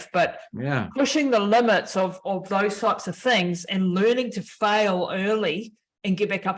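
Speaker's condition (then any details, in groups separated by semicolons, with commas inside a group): No condition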